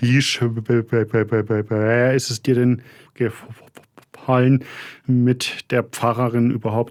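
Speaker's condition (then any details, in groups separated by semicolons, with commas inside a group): Stuttering; extremely strong stuttering symptoms; stuttering audible during this recording; clearly audible, never able to hide it; repeated sounds, blocks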